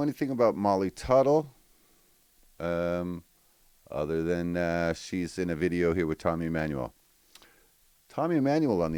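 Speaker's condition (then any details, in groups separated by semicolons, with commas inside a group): No condition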